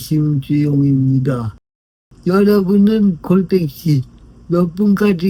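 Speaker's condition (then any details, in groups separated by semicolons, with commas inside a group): Brain lesion disability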